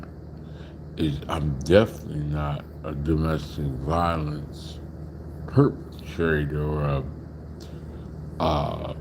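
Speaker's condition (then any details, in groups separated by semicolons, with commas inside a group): Slurred speech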